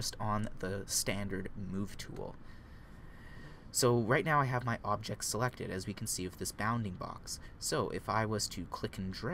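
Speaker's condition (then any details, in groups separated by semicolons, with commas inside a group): No condition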